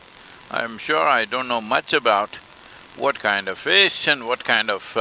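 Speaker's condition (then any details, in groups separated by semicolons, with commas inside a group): No condition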